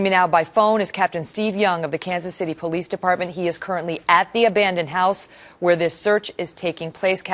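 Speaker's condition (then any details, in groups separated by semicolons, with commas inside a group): No condition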